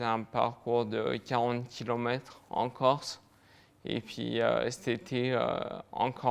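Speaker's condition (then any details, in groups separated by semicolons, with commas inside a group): Multiple sclerosis; fatigue, lower limbs affected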